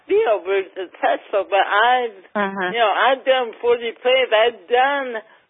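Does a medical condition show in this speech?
Yes: cerebral palsy, mild; lack of oxygen at birth, not breathing 45 minutes, emergency c-section, diagnosed around age 2, affects gait; mildly affects speech.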